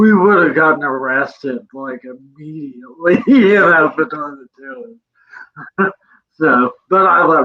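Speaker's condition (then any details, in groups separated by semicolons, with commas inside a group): Cerebral palsy; present from birth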